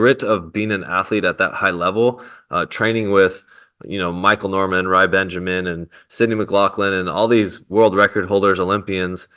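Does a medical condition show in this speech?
No.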